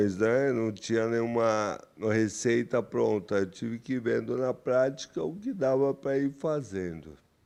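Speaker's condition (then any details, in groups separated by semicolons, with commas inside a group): Amyotrophic lateral sclerosis; breathing affected early, compromised chest wall muscles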